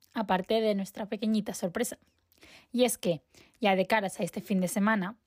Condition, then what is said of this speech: No condition.